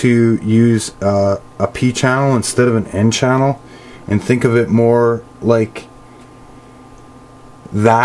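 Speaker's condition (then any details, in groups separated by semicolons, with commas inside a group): No condition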